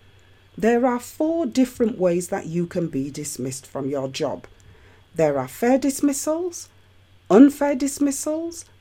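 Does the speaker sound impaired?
No.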